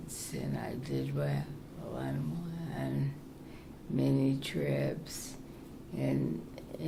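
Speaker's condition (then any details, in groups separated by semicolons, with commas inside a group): Parkinson's; very soft, low voice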